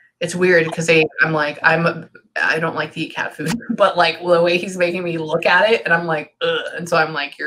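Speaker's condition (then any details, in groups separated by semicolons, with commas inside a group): No condition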